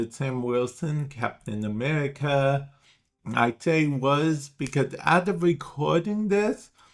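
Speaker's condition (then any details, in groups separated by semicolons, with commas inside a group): Cerebral palsy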